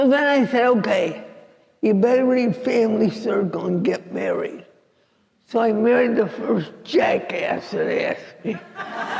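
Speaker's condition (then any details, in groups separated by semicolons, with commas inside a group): Cerebral palsy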